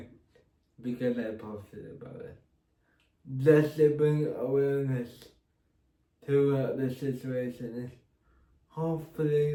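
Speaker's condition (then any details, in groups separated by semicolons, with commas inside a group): Cerebral palsy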